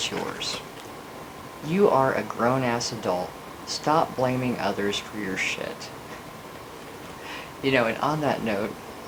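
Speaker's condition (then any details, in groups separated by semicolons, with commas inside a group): No condition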